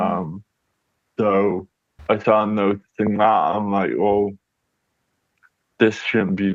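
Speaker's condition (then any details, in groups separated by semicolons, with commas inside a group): Cerebral palsy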